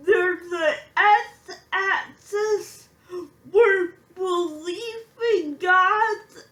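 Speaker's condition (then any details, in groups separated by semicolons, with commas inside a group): Physical speech impairment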